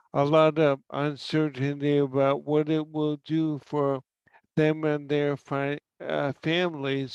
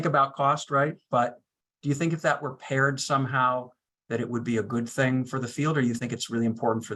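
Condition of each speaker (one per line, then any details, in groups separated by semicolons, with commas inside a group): ALS; oral ALS medication
No condition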